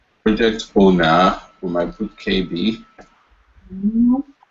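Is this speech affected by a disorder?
No.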